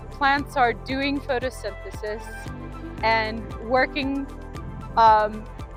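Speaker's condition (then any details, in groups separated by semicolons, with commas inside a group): No condition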